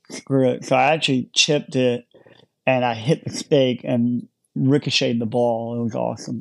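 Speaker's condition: Cleft lip and palate; large hole in mouth at birth

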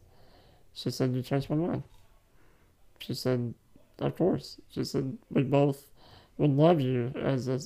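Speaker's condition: Muscular dystrophy; rare form of muscular dystrophy, life expectancy uncertain

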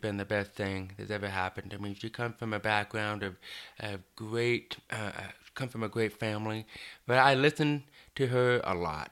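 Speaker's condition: Deafness, hard of hearing; severe hearing loss from birth

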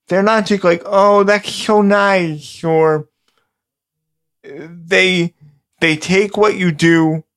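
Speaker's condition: Cerebral palsy; first wheelchair at age 6

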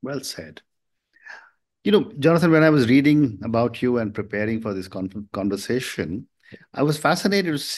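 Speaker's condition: No condition

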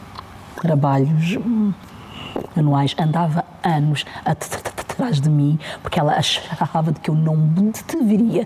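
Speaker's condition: Stuttering; fluency seen by others as varying day to day; effortful control to avoid stuttering, sometimes unavoidable, slow greetings, callers hung up, listeners must slow down; repeated sounds

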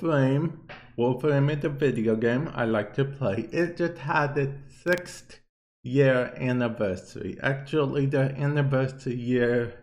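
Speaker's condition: Cerebral palsy; viewer asked why talking like that

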